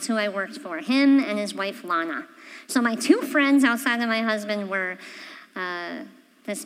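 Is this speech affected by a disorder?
Yes: cleft palate; congenital.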